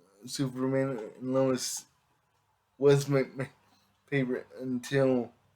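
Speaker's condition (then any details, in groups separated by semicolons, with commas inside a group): Cerebral palsy; affects all muscles; able to speak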